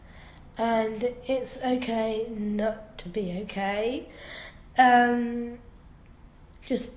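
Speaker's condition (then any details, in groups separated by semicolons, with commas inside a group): Down syndrome; down syndrome since birth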